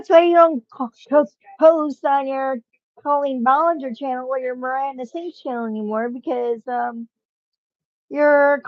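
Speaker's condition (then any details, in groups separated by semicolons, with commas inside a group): Cerebral palsy, spastic; from birth, muscle spasms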